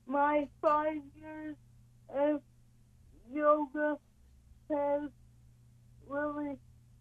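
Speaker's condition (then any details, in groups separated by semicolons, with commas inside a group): Cerebral palsy; yoga exercises including breathing, cobra, side-to-side stretches, forward and back bends, kinesiologist twice weekly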